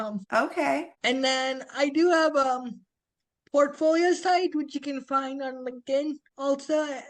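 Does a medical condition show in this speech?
Yes: spastic quadriplegic cerebral palsy.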